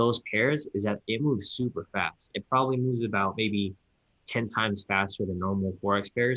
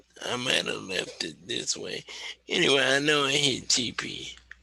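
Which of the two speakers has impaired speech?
The second: cerebral palsy; wheelchair user; slow operating things.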